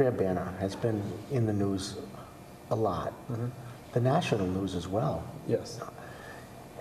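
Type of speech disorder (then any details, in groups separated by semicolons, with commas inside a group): None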